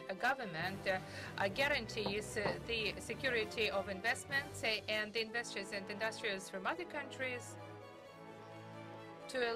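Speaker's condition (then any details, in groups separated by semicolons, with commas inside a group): No condition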